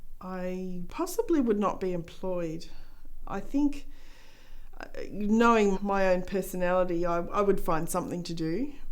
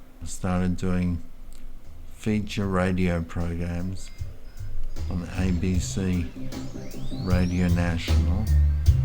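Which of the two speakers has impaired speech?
The second: multiple sclerosis.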